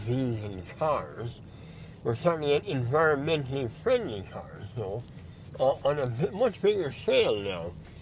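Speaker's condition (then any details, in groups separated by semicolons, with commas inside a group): Mouth cancer surgery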